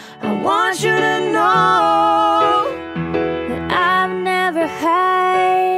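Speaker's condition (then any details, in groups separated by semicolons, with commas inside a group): No condition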